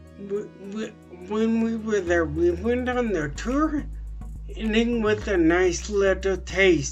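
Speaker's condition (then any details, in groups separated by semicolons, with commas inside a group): Traumatic brain injury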